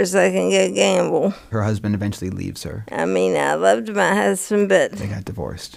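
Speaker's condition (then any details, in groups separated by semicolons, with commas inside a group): Parkinson's disease; onset early 50s, full body tremor, over decade since diagnosis, off dopamine drug, worse tremor, cane and walker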